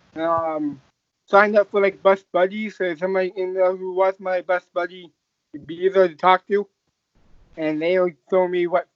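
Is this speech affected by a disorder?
Yes: Down syndrome.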